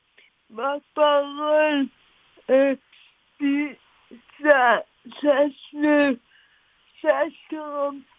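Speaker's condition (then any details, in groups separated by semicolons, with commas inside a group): Cerebral palsy; since birth, all four limbs affected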